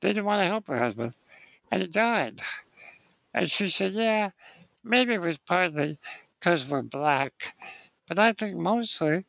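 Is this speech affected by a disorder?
Yes: spinal muscular atrophy; present from birth, muscle weakness, lifelong wheelchair use; 60 years old.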